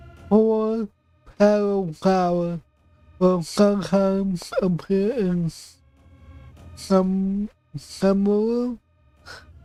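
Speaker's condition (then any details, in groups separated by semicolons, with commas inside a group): Cerebral palsy; affects voice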